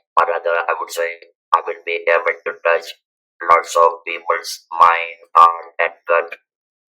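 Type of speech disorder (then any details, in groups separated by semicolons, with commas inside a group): Electrolarynx speech; throat cancer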